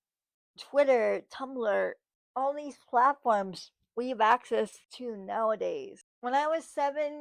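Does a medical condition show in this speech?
Yes: cerebral palsy, spastic.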